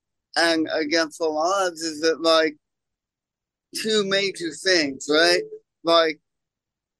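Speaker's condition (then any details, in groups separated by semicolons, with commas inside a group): Cerebral palsy; congenital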